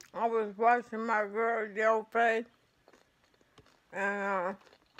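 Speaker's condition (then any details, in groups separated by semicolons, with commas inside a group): ALS; affects hands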